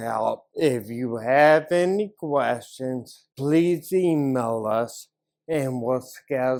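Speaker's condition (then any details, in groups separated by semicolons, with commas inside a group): Ataxia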